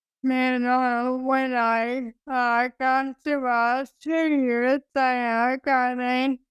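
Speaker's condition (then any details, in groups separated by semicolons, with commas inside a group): ALS; sporadic form, cause unknown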